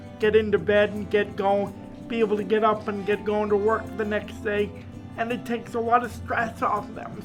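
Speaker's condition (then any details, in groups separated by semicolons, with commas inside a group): Cerebral palsy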